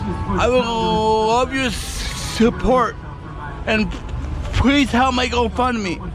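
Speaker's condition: Stutter; self-described autism, Down syndrome and palsy, once told could not read, write or speak; judged more intelligible than Zhao Ying Summers, no stutter while rapping; severe stutter, much worse when drinking, weed helps speech; repeated sounds, prolonged sounds

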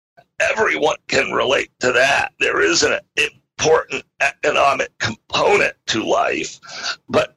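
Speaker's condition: Spasmodic dysphonia; weakened voice, at onset trouble speaking, could barely use voice, spoke little to protect it

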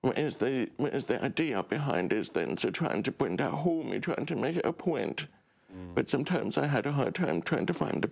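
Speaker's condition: Deaf; relies on subtitles

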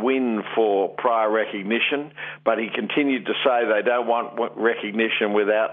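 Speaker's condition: No condition

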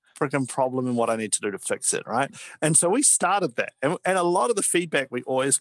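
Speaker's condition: No condition

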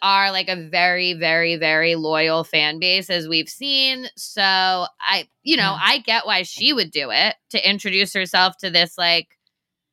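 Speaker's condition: No condition

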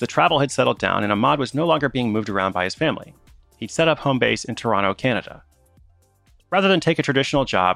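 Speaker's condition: No condition

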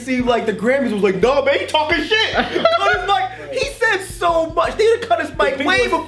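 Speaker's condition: No condition

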